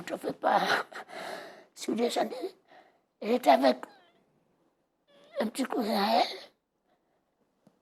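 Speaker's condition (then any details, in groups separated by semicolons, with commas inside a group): Total laryngectomy; voice audibly altered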